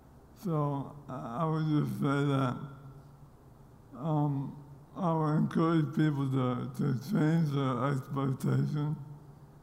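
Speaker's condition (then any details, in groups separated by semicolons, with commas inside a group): ALS; voice does not sound as expected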